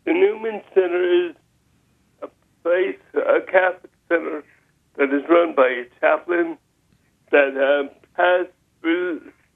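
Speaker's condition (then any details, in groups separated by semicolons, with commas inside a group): Spastic cerebral palsy; lifelong wheelchair use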